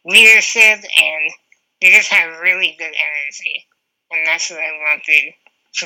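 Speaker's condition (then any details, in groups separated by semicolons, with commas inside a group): Spinal muscular atrophy; ICU stay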